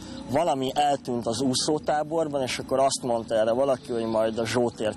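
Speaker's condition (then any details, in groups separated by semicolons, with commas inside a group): Cleft lip and palate; congenital cleft lip with cleft palate, small palatal cleft, 27-30 operations mostly plastic surgery; mouth and voice noticed as odd by other children in childhood, liquids leaked through nose in infancy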